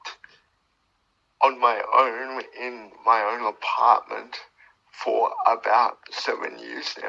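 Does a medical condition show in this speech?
Yes: cerebral palsy.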